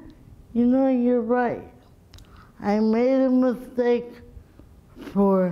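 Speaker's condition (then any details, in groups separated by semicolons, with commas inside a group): Cerebral palsy; present from birth, premature; breathing problems from sleep apnea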